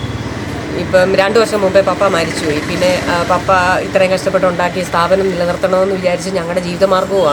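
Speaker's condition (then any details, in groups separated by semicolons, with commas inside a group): No condition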